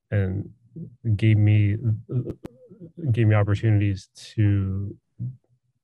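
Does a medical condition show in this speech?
Yes: stutter; markedly less coherent speech around age 20 to 21; still stutters, speech more conversational and coherent than in early twenties; blocks, repetitions, pauses while speaking, otherwise conversational and coherent; here blocks.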